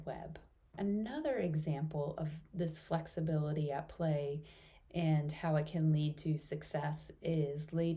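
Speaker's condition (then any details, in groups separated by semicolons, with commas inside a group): No condition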